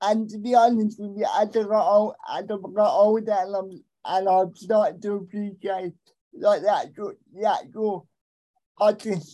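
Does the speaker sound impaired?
Yes: cerebral palsy; arms affected, left hand usable, right hand basically useless; able to communicate, stutters a lot, worse when distracted by several things.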